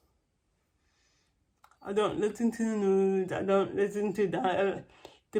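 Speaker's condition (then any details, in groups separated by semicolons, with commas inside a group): Cerebral palsy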